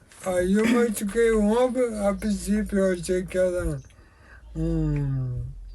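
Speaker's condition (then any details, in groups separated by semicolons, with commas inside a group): Amyotrophic lateral sclerosis; motor neuron disease, onset in shoulder and arm, arm fasciculations, arm weakness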